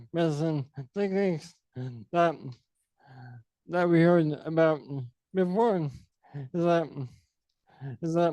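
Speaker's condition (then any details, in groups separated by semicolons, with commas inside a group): ALS; sporadic form; diagnosed at age 32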